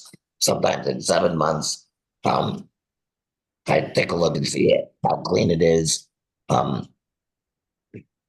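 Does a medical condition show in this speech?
Yes: laryngectomy; two and a half years since surgery.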